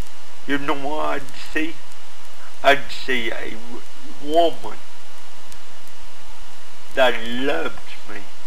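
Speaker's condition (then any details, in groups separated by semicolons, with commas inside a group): Cerebral palsy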